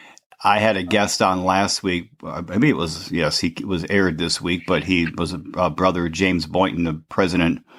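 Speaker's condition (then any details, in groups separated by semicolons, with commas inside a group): No condition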